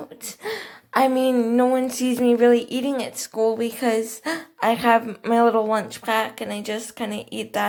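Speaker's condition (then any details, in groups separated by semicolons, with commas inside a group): Cerebral palsy; eats, chews and swallows normally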